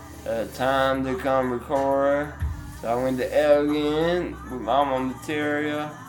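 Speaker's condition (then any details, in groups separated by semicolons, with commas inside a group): Duchenne muscular dystrophy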